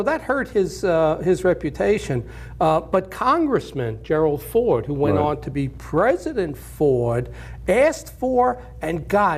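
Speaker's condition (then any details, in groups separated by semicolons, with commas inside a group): No condition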